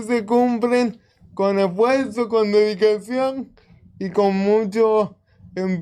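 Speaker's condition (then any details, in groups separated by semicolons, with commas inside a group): Cerebral palsy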